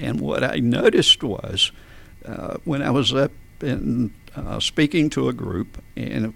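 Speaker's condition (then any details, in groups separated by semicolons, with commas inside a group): Spasmodic dysphonia; adult onset, diagnosed by otolaryngologist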